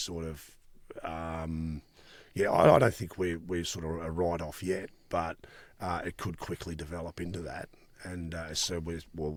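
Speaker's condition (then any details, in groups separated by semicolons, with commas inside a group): No condition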